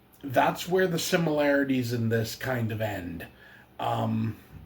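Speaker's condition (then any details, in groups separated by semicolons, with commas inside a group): No condition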